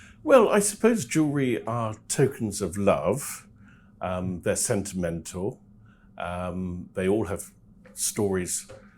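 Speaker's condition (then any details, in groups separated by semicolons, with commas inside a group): No condition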